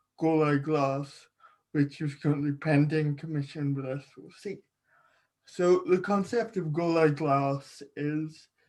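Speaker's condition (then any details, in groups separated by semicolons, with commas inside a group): Cerebral palsy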